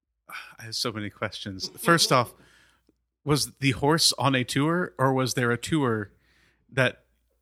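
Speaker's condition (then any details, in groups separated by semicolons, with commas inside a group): No condition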